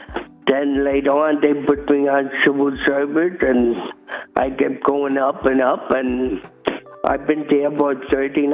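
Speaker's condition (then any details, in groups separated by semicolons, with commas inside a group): Cerebral palsy; from birth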